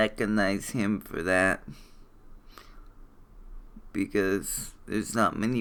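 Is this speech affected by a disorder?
Yes: cerebral palsy.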